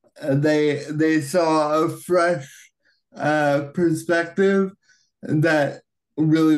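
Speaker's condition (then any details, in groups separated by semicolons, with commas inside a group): Cerebral palsy, right-sided high tone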